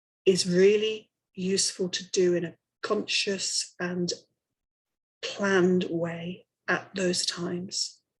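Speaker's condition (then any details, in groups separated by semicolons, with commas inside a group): No condition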